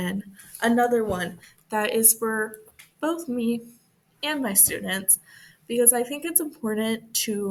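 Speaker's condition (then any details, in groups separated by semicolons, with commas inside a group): No condition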